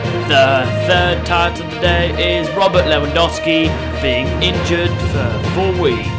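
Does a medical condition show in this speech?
No.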